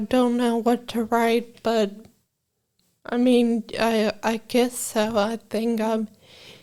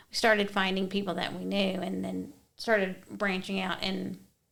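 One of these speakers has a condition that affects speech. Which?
The first: brain injury from aneurysm; caused by brain aneurysm; onset age 18, about five years since injury; voice sounds different, may be hard to understand.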